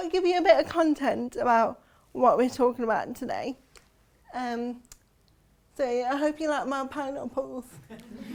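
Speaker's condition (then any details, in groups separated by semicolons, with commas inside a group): Cerebral palsy; since birth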